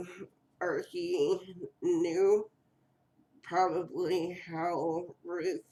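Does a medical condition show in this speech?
Yes: cerebral palsy.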